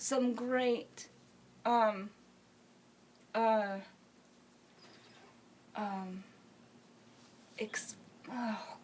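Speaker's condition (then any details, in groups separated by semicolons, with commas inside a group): Cerebral palsy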